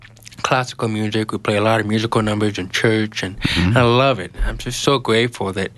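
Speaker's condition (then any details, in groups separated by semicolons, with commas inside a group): Genetic hearing loss; congenital genetic 90% hearing loss inherited from father, no cochlear implant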